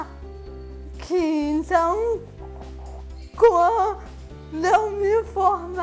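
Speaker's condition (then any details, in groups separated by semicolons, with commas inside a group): Cerebral palsy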